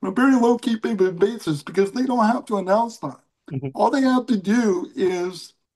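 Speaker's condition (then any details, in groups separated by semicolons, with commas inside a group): Cerebral palsy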